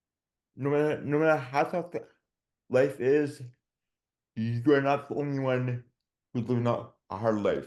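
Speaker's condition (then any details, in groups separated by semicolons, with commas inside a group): Dystonia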